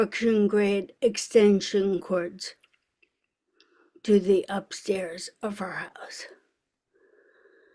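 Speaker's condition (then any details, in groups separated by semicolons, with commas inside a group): ALS; speech audibly affected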